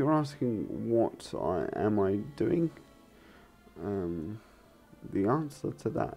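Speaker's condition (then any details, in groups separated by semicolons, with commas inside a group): Cerebral palsy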